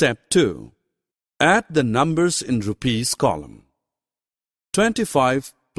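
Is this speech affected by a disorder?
No.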